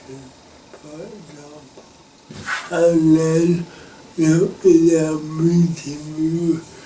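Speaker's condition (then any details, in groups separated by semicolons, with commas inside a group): Cerebral palsy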